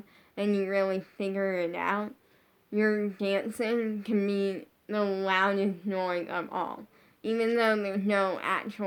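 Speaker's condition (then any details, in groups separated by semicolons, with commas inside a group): Brain injury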